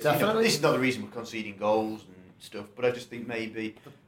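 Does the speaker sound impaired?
No.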